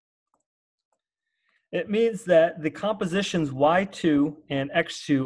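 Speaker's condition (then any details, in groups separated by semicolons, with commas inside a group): No condition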